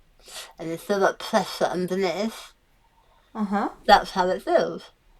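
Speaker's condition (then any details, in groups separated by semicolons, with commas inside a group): Tongue cancer; told would never speak or swallow, temporary tracheostomy, feeding tube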